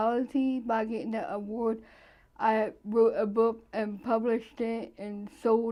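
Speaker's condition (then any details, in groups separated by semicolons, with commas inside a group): Cerebral palsy; present from birth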